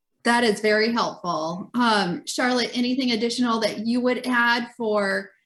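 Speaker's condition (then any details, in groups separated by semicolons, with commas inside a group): No condition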